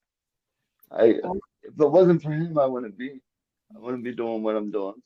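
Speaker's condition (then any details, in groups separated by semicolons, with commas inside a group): Cerebral palsy, quadriplegic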